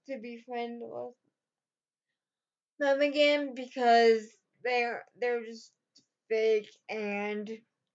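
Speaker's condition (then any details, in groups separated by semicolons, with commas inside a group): Cerebral palsy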